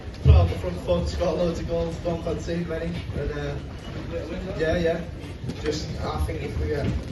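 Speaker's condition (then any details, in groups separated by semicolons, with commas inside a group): No condition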